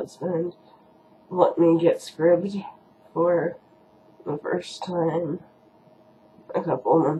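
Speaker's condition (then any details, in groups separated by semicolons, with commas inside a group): Cerebral palsy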